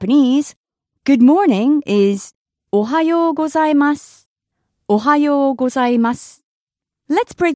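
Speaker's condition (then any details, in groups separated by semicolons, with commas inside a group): No condition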